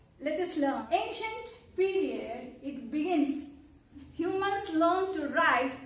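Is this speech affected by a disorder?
No.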